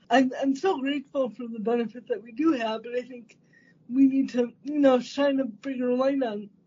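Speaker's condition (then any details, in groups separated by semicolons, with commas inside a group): Cerebral palsy; congenital, manual wheelchair most of early life, first power wheelchair at 14, therapist and parents decided; uses standing power wheelchair for independent standing, replacing standing frame needing transfer by helper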